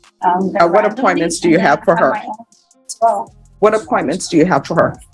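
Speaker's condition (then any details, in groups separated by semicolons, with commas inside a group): No condition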